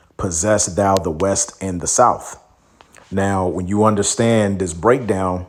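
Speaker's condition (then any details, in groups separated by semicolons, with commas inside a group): No condition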